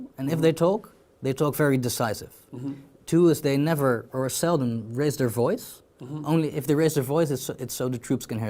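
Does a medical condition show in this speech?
No.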